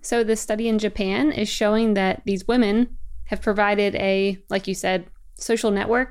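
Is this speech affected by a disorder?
No.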